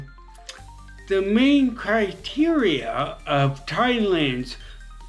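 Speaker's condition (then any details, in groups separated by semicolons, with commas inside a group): Traumatic brain injury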